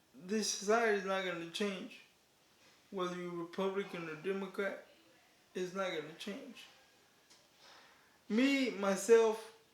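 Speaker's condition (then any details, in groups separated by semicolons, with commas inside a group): Cerebral palsy; declined offered surgery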